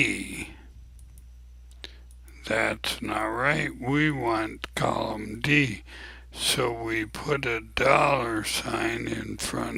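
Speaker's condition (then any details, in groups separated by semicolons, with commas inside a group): ALS; abnormally slow voice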